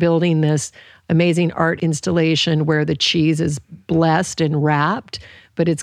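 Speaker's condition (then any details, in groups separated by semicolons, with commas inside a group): No condition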